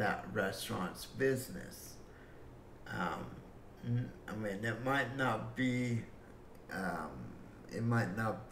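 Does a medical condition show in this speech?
Yes: cerebral palsy; breathing fine.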